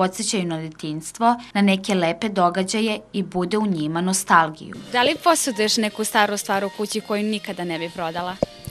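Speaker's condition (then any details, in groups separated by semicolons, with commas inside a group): No condition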